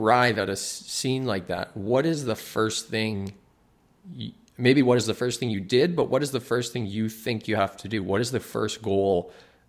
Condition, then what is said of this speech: No condition.